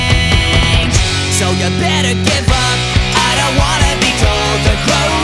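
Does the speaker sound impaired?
No.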